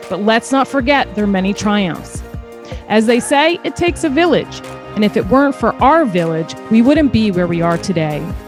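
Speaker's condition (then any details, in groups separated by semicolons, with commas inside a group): No condition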